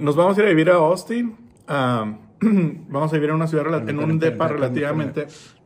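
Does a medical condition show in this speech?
No.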